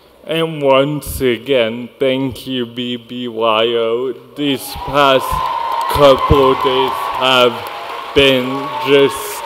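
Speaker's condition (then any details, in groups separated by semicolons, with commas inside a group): Cerebral palsy; high functioning, walks and talks; speech impediment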